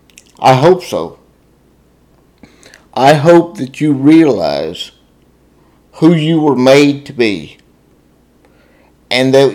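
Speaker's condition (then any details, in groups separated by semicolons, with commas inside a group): Cerebral palsy, spastic diplegia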